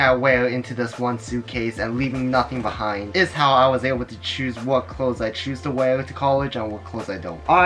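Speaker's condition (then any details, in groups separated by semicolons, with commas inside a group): No condition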